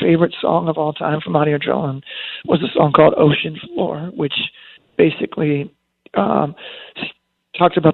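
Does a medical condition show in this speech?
Yes: spasmodic dysphonia; lost singing voice after almost 20 years, prednisone steroid shots gave 6-8 weeks relief until ineffective; muscle spasms break voice apart when speaking loudly or projecting, lost voice control.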